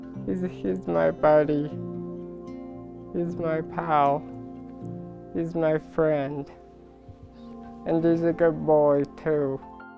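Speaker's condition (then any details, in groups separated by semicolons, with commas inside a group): Dystonia; affects walking and grasping, service dog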